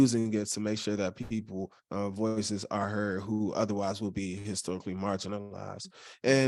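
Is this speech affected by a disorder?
No.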